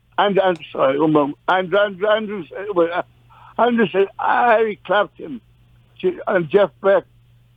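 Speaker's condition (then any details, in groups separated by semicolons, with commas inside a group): Parkinson's disease, mild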